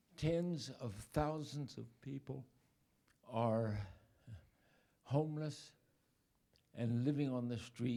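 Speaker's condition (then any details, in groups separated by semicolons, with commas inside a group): ALS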